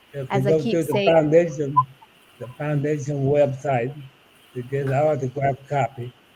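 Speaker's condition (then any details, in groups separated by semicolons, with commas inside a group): ALS; about eight years since diagnosis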